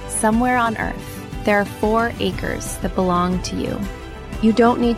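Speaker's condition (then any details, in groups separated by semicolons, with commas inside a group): No condition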